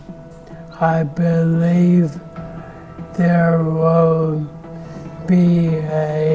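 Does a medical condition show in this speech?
Yes: ALS; speech onset; losing clear speech.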